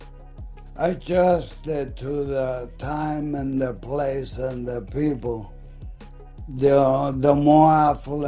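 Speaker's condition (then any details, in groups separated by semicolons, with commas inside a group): ALS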